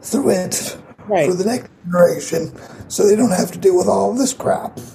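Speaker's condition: Cerebral palsy; condition audible in voice

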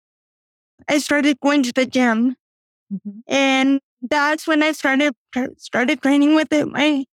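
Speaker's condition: Cerebral palsy; walks up to 10,000 steps daily with walker

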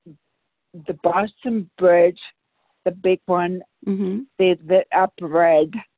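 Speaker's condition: Brain aneurysm rupture; sounds different than before, speech leads people to think deaf

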